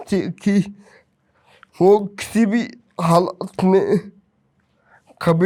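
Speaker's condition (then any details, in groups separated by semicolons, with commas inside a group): Cerebral palsy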